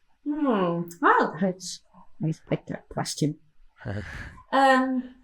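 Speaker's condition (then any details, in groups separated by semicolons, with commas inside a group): No condition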